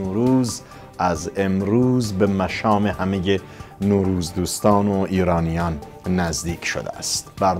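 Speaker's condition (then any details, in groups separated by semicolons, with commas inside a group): No condition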